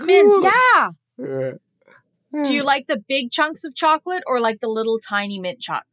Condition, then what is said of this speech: None; typical speech.